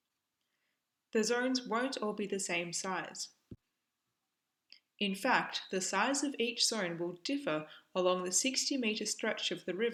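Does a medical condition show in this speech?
No.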